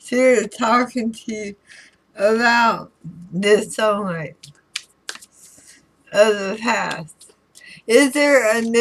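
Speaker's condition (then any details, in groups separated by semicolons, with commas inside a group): Throat cancer radiation damage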